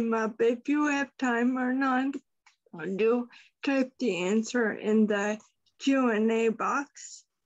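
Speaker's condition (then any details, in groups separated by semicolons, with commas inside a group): Friedreich's ataxia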